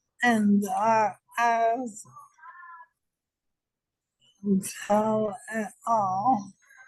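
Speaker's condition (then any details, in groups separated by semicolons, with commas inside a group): ALS; diagnosed almost five years ago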